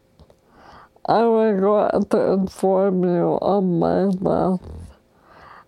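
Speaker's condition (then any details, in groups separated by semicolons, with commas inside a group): ALS; nearly a decade since diagnosis, breathes unaided, pseudobulbar affect, laughs and cries easily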